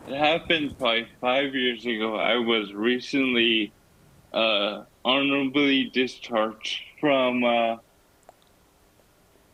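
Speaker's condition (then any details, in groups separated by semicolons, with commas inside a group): Traumatic brain injury, severe; fall from three-story building; about 5 years since injury, after rehab; speech issues since injury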